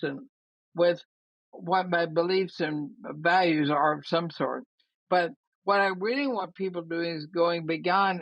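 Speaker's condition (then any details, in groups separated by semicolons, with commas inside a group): ALS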